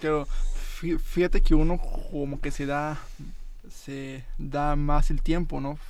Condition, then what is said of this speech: Stuttering. Piensas muy bien y ya haces el uso de tu técnica para que sea más fácil la situación.